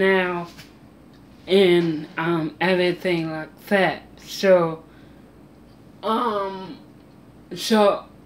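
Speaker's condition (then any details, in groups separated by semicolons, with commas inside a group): Mild cerebral palsy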